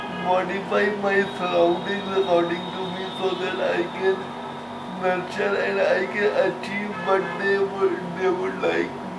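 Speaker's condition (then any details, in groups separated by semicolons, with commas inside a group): Cerebral palsy; diagnosed at birth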